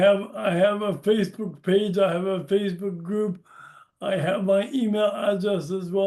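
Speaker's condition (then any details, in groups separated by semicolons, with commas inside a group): Brain injury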